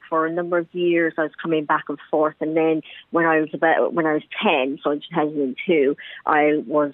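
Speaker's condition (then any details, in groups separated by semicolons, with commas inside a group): Cleft palate; congenital cleft palate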